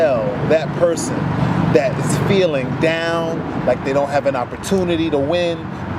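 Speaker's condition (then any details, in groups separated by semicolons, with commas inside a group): No condition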